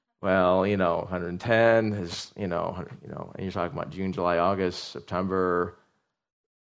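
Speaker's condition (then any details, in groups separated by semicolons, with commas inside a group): No condition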